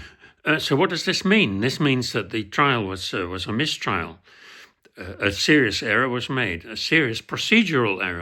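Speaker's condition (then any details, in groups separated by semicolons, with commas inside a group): No condition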